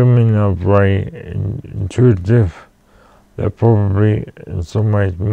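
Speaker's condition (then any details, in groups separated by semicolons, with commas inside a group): Cerebral palsy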